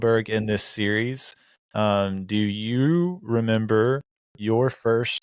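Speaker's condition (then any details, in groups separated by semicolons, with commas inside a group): No condition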